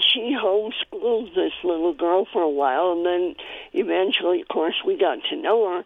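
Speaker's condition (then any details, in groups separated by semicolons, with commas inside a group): Cleft palate; congenital cleft palate, spoon feeding needed as young child; spoon feeding needed at one point in early childhood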